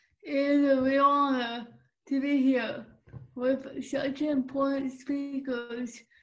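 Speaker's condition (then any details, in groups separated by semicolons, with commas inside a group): Cerebral palsy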